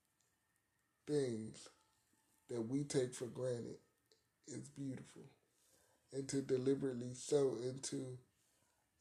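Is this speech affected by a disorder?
Yes: cerebral palsy; arthritis.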